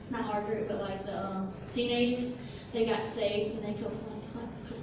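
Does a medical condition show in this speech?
No.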